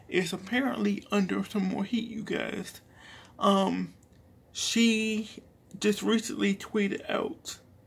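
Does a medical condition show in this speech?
Yes: cerebral palsy; speech is not the best.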